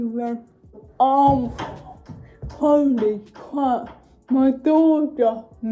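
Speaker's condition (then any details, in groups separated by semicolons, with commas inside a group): Cerebral palsy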